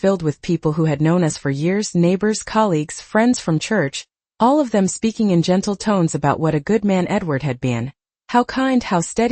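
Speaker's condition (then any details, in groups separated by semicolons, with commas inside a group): No condition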